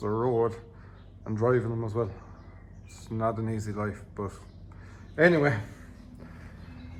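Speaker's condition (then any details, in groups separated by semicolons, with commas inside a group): No condition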